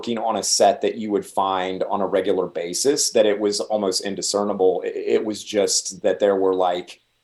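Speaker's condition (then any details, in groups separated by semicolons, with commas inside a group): No condition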